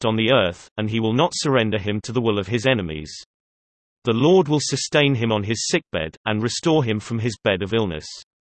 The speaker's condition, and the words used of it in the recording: No condition.